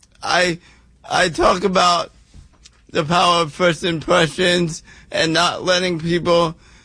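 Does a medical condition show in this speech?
Yes: cerebral palsy; congenital, physical disability, affects hand, unable to play mainstream sports as child.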